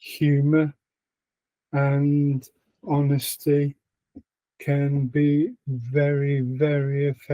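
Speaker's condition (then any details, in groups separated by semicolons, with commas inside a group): Parkinson's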